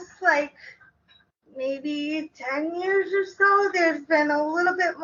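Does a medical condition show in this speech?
Yes: cerebral palsy.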